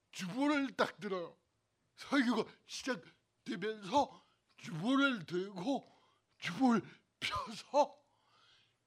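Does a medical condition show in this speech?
Yes: cerebral palsy; lifelong pain, body and bones twisted, bent body; cervical spine c2 to c7 damaged, two surgeries upcoming, not curative, may need reoperation, worsening.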